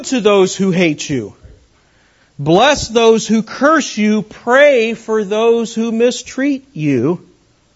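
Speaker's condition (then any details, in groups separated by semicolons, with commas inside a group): No condition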